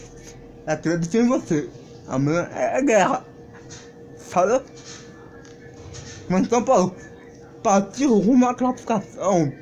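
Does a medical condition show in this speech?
Yes: cerebral palsy.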